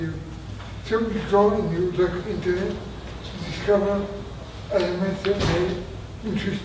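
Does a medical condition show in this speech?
Yes: traumatic brain injury; near-fatal injury.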